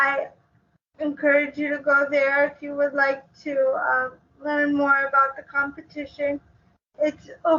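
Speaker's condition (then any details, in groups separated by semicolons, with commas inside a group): Cerebral palsy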